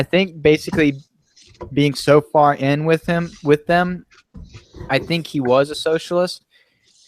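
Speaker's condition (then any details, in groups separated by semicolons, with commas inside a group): No condition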